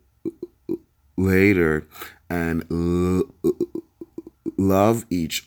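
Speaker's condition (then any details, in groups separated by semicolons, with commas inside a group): Stuttering; stuttering since childhood, onset in Jamaican countryside; stuttered joke once misheard by listener as something ugly; prolonged sounds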